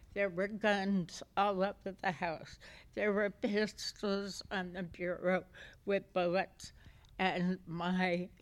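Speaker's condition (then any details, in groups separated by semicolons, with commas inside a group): Essential tremor; may be hard to understand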